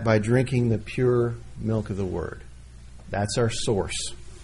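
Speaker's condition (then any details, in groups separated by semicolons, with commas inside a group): No condition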